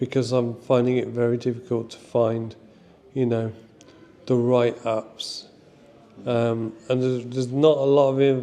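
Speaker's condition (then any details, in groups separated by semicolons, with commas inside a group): Motor neurone disease; ALS type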